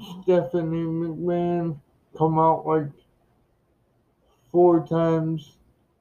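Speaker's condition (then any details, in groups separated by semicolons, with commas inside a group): Cerebral palsy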